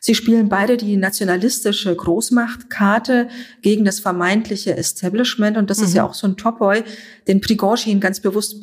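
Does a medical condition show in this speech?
No.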